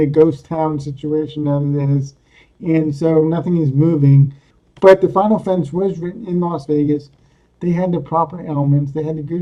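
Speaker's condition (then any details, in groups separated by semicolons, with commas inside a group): Cerebral palsy; speaks coherently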